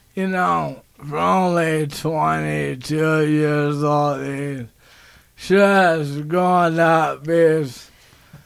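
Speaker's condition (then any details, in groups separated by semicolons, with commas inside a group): ALS; motor neuron disease, onset with speech impairment and right hand weakness; speech impairment noticed before diagnosis, prompted doctor visit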